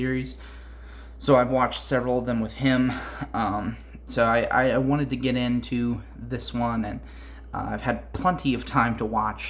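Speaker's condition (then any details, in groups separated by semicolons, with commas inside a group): No condition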